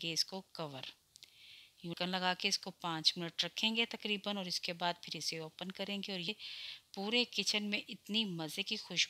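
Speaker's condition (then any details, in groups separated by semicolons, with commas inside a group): No condition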